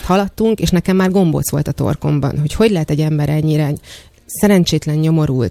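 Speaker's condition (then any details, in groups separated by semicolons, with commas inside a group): No condition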